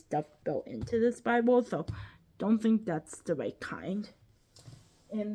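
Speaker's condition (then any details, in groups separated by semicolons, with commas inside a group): Cerebral palsy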